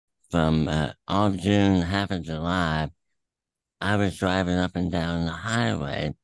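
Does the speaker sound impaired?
Yes: throat cancer, tumor through tongue, attached to epiglottis; inoperable.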